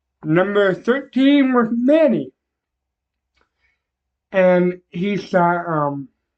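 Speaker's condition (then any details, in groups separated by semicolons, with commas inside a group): Cerebral palsy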